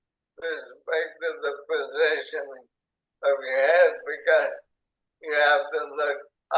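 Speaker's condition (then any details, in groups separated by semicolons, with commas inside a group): ALS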